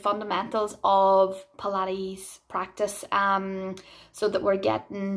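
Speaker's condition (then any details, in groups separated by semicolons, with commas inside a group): No condition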